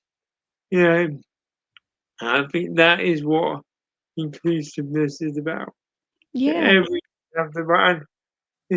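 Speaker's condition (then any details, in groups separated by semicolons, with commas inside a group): Cerebral palsy; speech impairment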